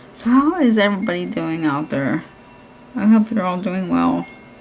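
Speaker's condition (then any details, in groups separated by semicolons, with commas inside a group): Cerebral palsy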